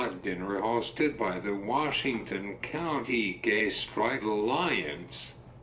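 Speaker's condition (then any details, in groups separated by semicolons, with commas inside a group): Cerebral palsy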